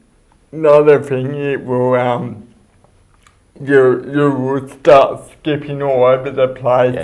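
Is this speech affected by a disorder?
Yes: cerebral palsy; speech.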